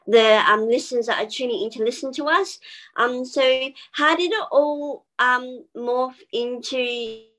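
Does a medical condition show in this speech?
Yes: bilateral cleft lip and palate.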